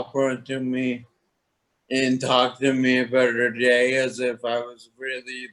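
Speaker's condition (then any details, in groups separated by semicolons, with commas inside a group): Toxic leukoencephalopathy, locked-in syndrome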